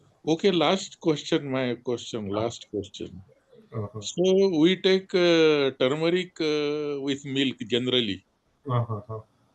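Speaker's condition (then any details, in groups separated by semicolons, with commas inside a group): No condition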